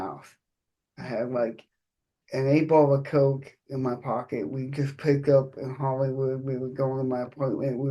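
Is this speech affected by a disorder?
Yes: cerebral palsy; from birth, surgeries.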